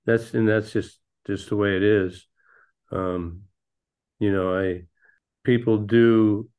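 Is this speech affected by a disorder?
Yes: Parkinson's disease; pickleball.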